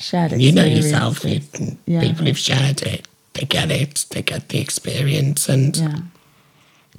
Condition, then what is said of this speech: Laryngectomy. Because when I talk, I essentially stop breathing, so I've got to navigate air and talk.